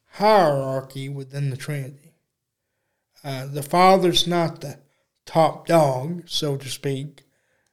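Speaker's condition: Cerebral palsy; uses electric wheelchair

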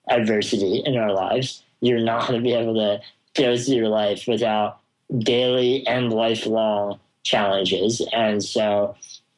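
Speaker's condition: Spinal muscular atrophy; affects all muscles including jaw and tongue, little to no control of four limbs

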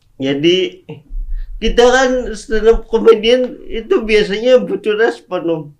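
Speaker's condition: Cerebral palsy; congenital cerebral palsy

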